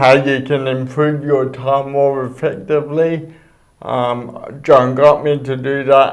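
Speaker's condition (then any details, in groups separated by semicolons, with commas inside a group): Cerebral palsy; speech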